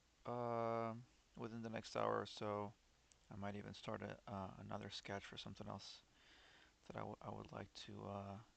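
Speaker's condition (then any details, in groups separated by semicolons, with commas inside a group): No condition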